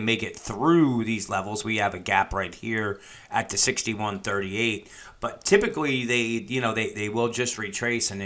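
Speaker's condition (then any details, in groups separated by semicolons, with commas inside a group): No condition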